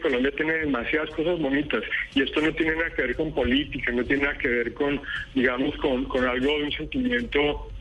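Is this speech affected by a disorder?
No.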